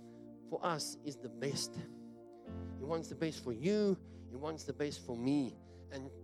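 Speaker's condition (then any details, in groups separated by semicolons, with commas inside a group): Cleft palate; congenital, tongue grown into palate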